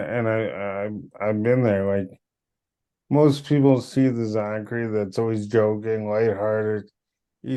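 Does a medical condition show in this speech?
Yes: cerebral palsy.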